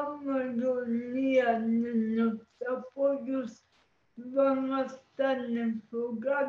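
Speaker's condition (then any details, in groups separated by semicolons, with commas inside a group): Cerebral palsy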